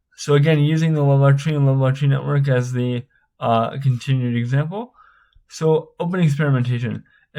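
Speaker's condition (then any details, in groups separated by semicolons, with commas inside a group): Spastic cerebral palsy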